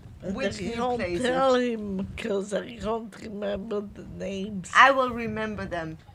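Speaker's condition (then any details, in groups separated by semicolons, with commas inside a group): Multiple sclerosis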